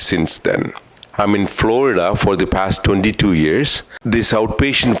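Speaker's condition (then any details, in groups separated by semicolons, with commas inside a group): No condition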